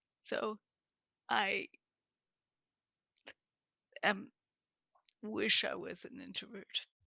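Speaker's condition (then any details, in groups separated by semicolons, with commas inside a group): Multiple sclerosis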